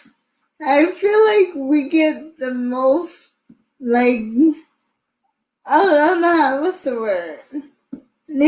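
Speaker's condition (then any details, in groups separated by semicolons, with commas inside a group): Cerebral palsy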